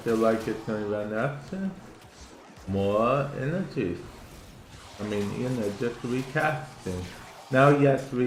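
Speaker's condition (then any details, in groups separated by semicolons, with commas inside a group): Cerebral palsy; affects speech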